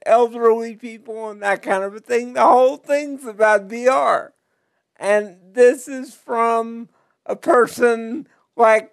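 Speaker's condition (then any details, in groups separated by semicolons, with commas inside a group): Cerebral palsy; difficulty typing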